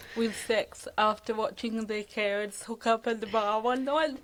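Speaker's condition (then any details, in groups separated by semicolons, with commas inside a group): Cerebral palsy (athetoid); fatigue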